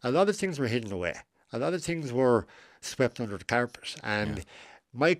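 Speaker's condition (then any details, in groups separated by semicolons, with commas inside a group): Cleft lip and palate; two or three surgeries in infancy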